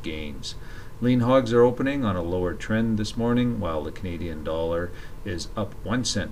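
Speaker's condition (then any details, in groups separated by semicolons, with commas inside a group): No condition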